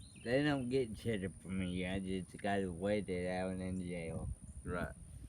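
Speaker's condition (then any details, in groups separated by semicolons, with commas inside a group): Cerebral palsy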